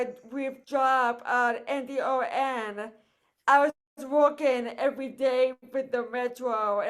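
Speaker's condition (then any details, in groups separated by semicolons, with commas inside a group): Cerebral palsy; voice affected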